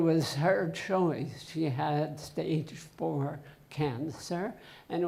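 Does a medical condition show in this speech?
Yes: essential tremor.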